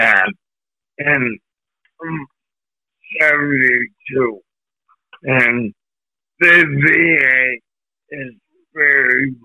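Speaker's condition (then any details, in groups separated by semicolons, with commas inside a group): ALS; slow progressing, symptoms began 8 years ago, 8-hour spine operation 7 years ago then declined, walks with walker, clinic through VA; voice affected since about 2 years ago, voice worst symptom, voice sound audibly changed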